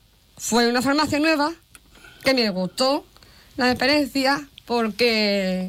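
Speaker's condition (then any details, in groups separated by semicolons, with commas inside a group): Down syndrome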